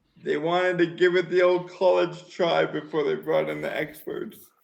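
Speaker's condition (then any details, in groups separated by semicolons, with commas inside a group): Cerebral palsy; voice affected by condition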